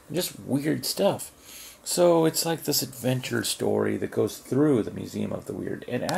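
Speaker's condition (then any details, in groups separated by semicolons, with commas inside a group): No condition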